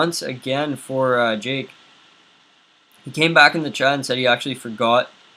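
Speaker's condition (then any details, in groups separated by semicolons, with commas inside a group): No condition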